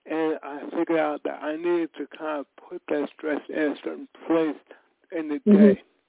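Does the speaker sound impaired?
Yes: cerebral palsy; from birth.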